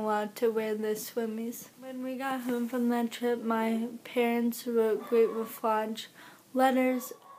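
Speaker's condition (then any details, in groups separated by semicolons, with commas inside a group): Cerebral palsy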